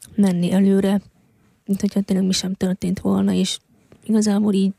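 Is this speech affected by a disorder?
Yes: hearing loss since infancy; congenital, found at age one, device with surgery at 2.5, eight ear operations until age ten; wears hearing device, not allowed at deaf competitions, zero hearing without device.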